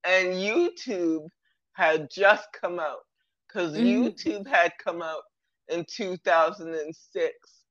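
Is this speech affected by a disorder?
Yes: cerebral palsy; present from birth.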